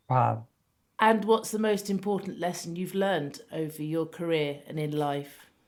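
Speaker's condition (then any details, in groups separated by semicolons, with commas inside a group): No condition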